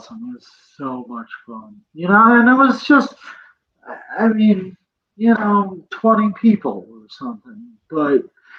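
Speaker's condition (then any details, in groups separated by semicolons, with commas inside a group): Cerebral palsy; present from birth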